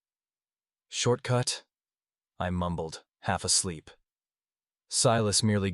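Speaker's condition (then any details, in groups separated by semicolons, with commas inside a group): No condition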